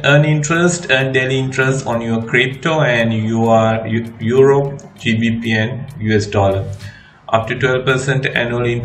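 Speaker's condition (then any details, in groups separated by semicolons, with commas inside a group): No condition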